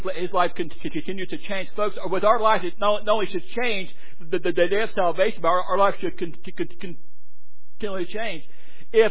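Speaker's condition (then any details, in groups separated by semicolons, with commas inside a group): Stuttering; struggled with it for a while, adults at gadsdale said stutter barred preaching; stuttered while presenting sermon; repeated sounds, blocks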